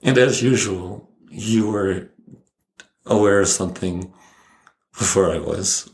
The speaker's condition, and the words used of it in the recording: ALS (motor neuron disease). And so that stuff kind of sits back there and that impacts his voice.